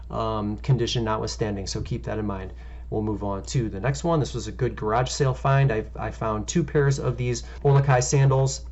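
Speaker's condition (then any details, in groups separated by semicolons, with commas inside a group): No condition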